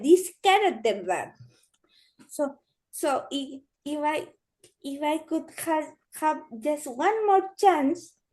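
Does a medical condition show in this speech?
Yes: cerebral palsy; limits current activity.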